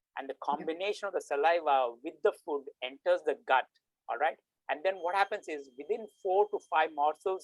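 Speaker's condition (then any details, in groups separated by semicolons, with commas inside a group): No condition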